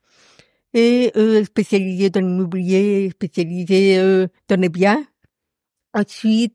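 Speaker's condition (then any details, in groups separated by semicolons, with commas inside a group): Profound congenital deafness; could not speak in early childhood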